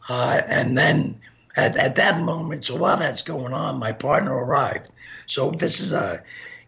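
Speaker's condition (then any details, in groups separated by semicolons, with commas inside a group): Gunshot injury to voice box; hit spine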